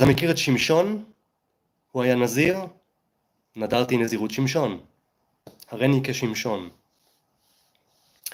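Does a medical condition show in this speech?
No.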